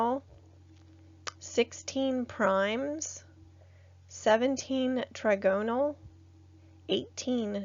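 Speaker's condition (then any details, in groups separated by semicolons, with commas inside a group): No condition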